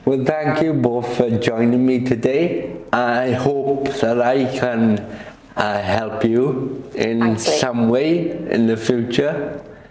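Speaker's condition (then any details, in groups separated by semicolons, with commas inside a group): Cerebral palsy; quadriplegic form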